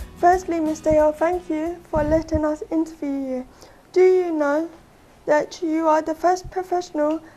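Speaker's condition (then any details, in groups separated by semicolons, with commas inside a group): Cerebral palsy; orthopaedic operations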